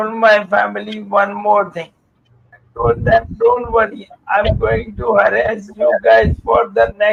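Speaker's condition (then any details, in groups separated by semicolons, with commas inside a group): Amyotrophic lateral sclerosis; forearm fasciculations and twitching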